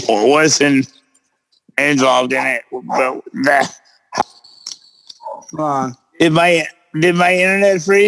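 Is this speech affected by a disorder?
Yes: cerebral palsy; present since birth.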